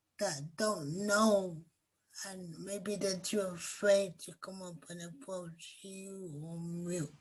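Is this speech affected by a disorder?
Yes: cerebral palsy.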